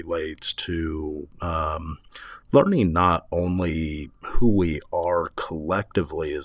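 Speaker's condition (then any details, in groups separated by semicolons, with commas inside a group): No condition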